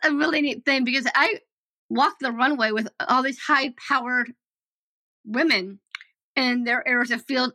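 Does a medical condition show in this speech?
Yes: Down syndrome; developmental disability.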